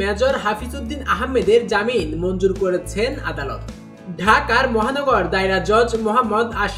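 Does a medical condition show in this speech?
No.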